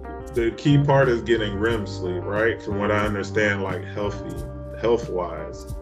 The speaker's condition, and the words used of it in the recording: No condition.